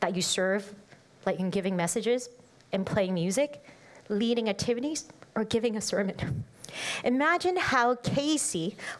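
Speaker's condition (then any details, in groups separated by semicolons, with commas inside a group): No condition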